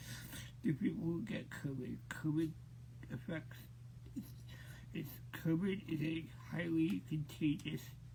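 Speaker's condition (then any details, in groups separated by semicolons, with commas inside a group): Cerebral palsy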